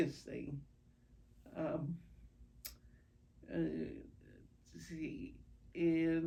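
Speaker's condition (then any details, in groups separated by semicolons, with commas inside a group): Primary progressive multiple sclerosis; diagnosed around 61 after walking difficulty, progressing, brain laser treatment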